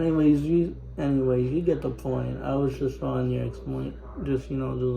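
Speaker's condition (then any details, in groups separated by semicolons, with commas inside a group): Spastic cerebral palsy; able to talk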